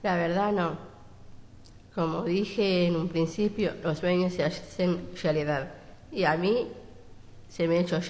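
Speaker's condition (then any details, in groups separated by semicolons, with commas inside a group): Down syndrome; stimulated by mother for many years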